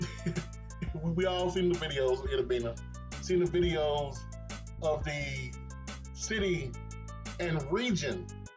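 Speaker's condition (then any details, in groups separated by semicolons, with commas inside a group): No condition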